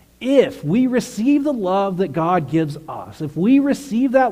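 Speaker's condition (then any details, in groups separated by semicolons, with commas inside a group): No condition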